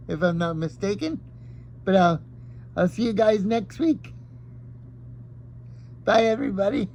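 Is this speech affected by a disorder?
Yes: cerebral palsy.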